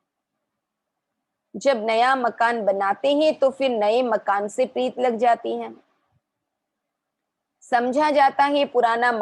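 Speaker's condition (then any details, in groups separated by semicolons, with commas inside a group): No condition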